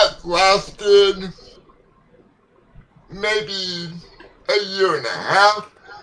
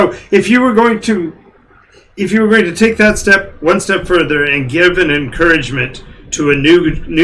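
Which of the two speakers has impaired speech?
The first: cerebral palsy; legs affected.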